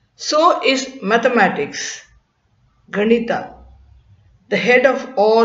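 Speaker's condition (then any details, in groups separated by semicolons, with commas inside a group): No condition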